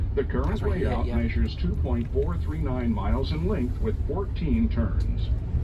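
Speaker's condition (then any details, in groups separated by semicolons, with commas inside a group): No condition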